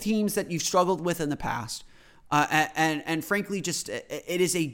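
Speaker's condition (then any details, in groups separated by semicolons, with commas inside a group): No condition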